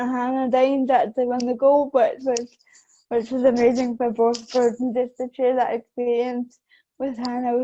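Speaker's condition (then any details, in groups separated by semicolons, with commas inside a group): Cerebral palsy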